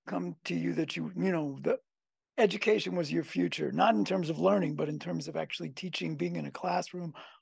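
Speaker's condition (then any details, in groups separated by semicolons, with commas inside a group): No condition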